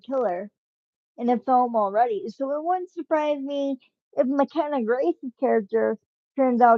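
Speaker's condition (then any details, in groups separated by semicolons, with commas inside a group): Cerebral palsy, spastic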